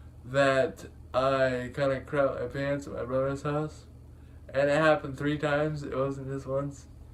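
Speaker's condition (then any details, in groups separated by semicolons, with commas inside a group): Cerebral palsy; able to speak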